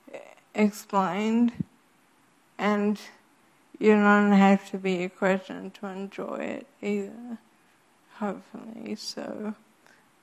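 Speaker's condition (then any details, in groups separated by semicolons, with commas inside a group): Friedreich's ataxia; cannot speak if quiet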